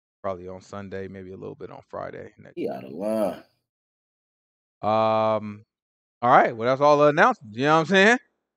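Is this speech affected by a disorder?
No.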